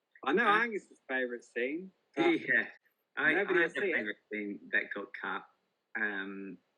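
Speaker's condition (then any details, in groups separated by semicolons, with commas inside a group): No condition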